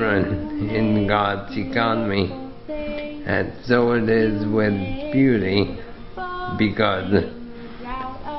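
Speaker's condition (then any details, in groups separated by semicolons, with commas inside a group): ALS; affects speech and breathing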